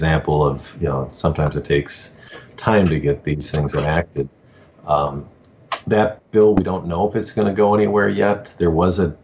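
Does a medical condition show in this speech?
No.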